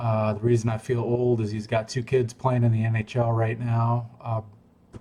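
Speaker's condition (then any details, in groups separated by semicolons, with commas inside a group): No condition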